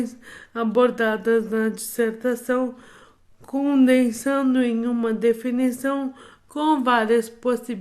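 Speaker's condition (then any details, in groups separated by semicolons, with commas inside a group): Amyotrophic lateral sclerosis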